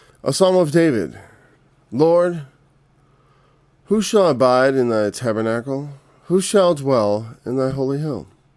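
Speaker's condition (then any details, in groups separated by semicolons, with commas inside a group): No condition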